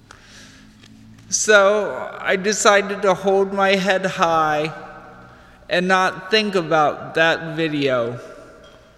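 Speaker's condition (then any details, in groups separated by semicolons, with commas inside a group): Cerebral palsy; tight fingers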